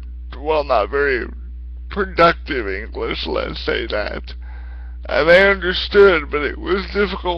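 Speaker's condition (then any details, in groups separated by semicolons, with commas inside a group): Cerebral palsy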